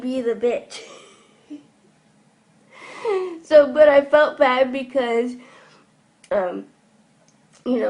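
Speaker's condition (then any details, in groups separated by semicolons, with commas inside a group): Cerebral palsy; from birth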